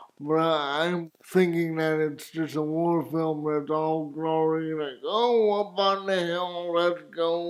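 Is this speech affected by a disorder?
Yes: cerebral palsy.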